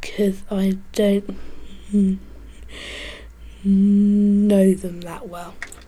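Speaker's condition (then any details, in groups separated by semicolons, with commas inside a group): Stammer; childhood stammering, attended small stammering therapy group; attending course in London on coping with stammer; prolonged sounds, blocks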